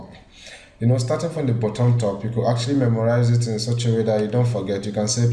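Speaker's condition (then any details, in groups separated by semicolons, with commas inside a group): No condition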